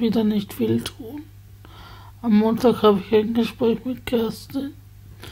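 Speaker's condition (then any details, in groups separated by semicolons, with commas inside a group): Spasticity from birth; multiple sclerosis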